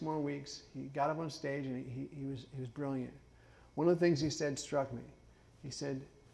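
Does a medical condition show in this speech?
Yes: Parkinson's; impaired multitasking and judgment.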